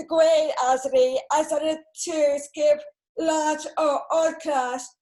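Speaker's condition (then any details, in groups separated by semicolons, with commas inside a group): Cerebral palsy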